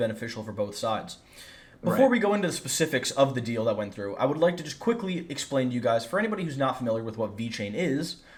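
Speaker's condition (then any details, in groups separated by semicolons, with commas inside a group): No condition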